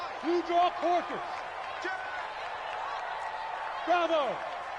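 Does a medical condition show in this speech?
No.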